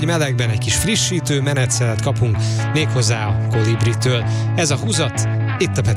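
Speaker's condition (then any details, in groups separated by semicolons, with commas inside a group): No condition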